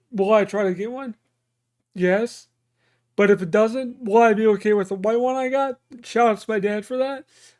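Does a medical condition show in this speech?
Yes: cerebral palsy.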